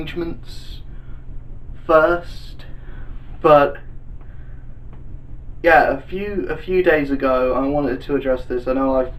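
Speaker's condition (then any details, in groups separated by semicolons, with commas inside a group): No condition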